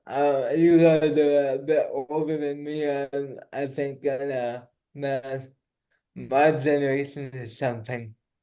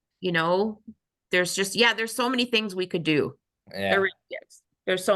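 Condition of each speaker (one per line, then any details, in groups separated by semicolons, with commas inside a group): Cerebral palsy; diagnosed after cardiac arrest; slurred speech mistaken for drunkenness
No condition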